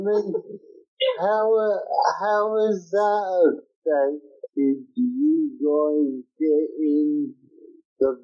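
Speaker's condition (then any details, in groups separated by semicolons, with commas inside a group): Cerebral palsy; from birth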